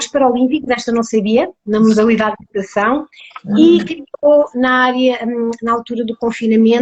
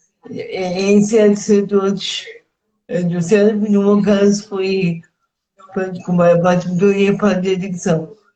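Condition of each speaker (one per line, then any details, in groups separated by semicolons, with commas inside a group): No condition
Cerebral palsy; mainly motor disability; age 51; speech affected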